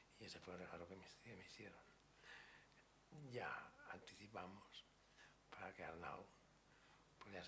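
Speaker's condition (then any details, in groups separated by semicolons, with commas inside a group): ALS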